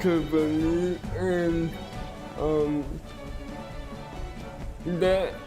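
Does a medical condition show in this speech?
Yes: cerebral palsy.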